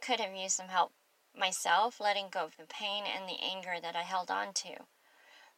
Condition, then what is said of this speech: Cleft palate. When my orthodontist gave me a partial that contained two acrylic teeth, the partial closed the hole as long as I was wearing the device.